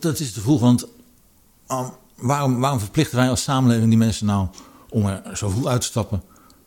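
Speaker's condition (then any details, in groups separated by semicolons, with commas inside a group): Parkinson's disease; attributed partly to Parkinson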